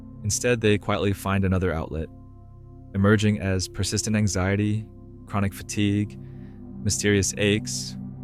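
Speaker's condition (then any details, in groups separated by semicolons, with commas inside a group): No condition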